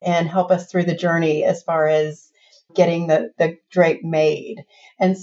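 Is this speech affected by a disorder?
No.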